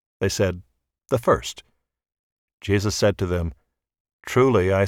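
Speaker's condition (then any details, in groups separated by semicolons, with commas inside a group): No condition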